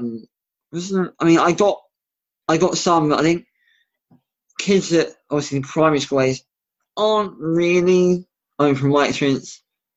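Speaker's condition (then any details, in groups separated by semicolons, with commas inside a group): Bilateral cleft lip and palate; congenital, severe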